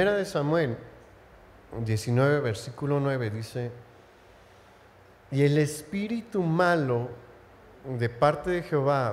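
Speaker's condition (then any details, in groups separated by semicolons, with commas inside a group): No condition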